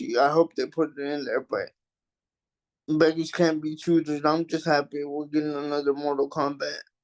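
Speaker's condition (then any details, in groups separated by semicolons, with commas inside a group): Cerebral palsy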